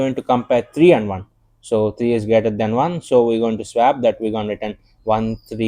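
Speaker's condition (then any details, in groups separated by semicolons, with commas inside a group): No condition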